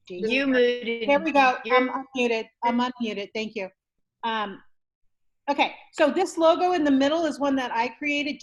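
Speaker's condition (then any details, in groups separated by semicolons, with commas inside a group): No condition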